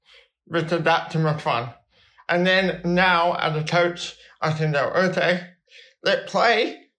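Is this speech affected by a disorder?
Yes: cerebral palsy; balance and movement helped by football since age four.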